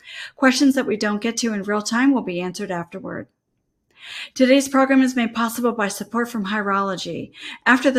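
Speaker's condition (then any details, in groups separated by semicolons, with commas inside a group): No condition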